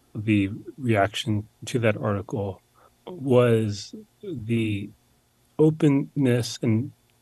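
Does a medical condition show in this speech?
Yes: stutter; long hidden; still stutters, no cure; blocking, no stuttering when singing; here prolonged sounds.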